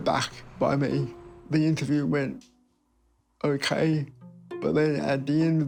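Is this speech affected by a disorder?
Yes: cerebral palsy.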